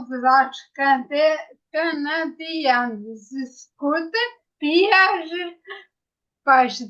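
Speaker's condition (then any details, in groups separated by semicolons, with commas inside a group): Ataxia after brain injury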